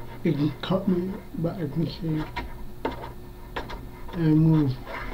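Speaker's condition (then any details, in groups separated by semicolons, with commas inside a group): Cerebral palsy; movement disorder, jerky movements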